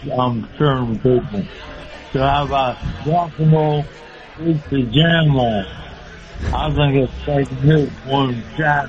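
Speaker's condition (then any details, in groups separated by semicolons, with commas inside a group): Speech impediment; cause unclear, stabbed by girlfriend and hit on head with ashtray years ago; can walk, not on walker; answers hard for hosts to follow, one reply taken as a yes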